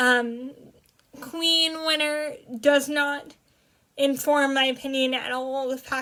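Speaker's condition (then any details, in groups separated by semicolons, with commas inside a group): Cerebral palsy; spasticity in hands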